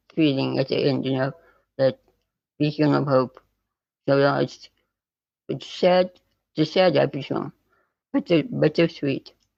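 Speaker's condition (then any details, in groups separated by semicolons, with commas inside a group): Spinal muscular atrophy type 2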